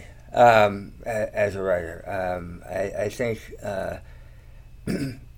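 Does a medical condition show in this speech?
Yes: tongue cancer surgery; talks okay.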